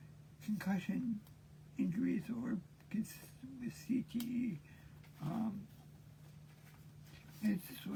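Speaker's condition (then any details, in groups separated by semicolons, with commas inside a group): Cerebral palsy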